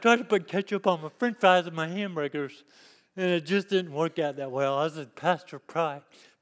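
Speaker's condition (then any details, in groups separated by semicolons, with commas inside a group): Cerebral palsy; lifelong disability since youth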